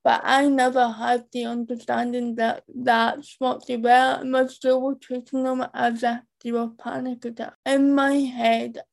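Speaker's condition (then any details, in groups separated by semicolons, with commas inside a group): Profound hearing loss, cochlear implant user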